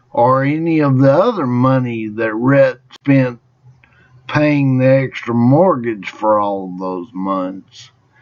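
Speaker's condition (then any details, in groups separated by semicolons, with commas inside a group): Traumatic brain injury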